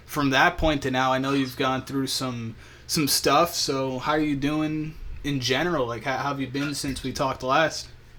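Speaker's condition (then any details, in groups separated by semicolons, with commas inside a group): No condition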